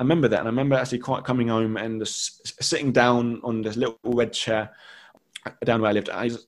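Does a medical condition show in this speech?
Yes: stutter; childhood stutter and pronunciation difficulty, coordination problems; speech working after six years of weekly one-to-one speech therapy; could not pronounce words, practiced th- sound repeatedly in therapy; here prolonged sounds.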